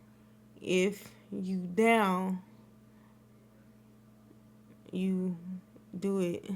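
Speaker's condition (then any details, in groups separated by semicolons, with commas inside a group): Cerebral palsy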